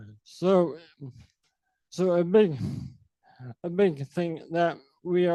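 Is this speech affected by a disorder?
Yes: ALS; sporadic form; diagnosed at age 32.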